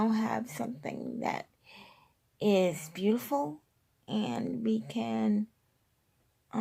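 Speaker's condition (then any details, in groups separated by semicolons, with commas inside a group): Cerebral palsy, triplegia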